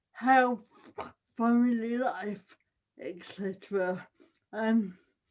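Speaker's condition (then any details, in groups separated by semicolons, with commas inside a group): Cerebral palsy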